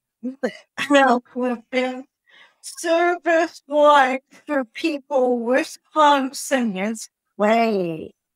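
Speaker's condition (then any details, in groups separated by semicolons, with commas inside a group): Cerebral palsy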